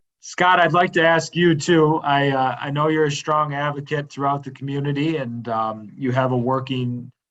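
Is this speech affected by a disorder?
No.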